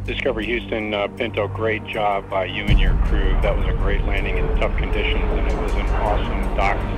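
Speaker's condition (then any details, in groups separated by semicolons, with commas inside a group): No condition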